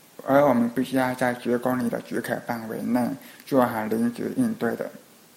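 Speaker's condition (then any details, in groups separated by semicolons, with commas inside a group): Hearing impairment; others speak too fast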